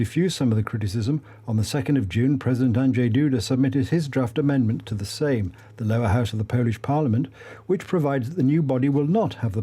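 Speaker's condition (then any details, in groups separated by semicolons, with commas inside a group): No condition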